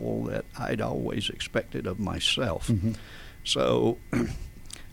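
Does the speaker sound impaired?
Yes: spasmodic dysphonia; adductor spasms, vocal folds slam together, voice problems when speaking to groups.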